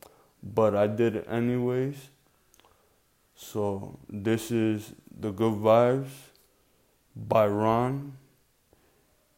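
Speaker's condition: Cerebral palsy; present from birth

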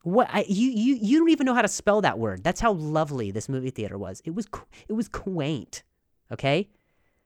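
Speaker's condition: Speech impediment (stutter); voice quality not good, recently back in health; repetitions of words, phrases and syllables, part-word breaks; repeated words, blocks

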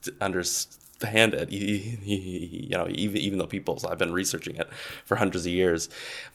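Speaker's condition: Stuttering; stuttering since early childhood, onset not clearly remembered, long-standing anxiety around communication; stutters during interview, significantly more on the word stutter; moments of stuttering amid fluent speech; repeated sounds, repeated words, prolonged sounds

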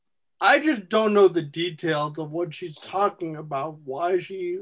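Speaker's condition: Cerebral palsy; present since at least age 8

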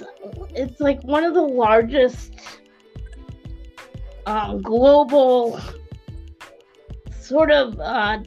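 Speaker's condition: Cerebral palsy; quadriplegic

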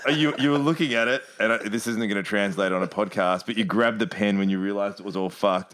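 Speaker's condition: No condition

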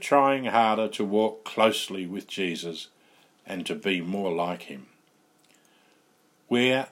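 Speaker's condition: No condition

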